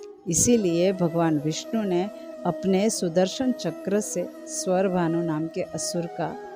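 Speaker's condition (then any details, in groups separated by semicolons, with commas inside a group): No condition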